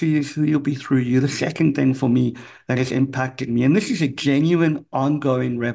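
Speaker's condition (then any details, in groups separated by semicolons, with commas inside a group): Cleft palate; congenital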